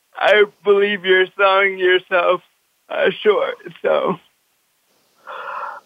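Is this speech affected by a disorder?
Yes: cerebral palsy; must consciously control every movement including holding head up.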